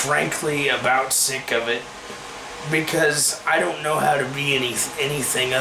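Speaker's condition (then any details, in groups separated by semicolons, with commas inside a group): Cerebral palsy; takes medication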